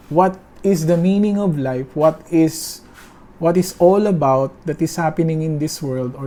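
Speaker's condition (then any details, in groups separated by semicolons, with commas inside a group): No condition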